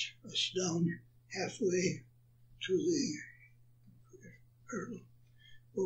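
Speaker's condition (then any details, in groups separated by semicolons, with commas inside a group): Parkinson's; attributed to Agent Orange exposure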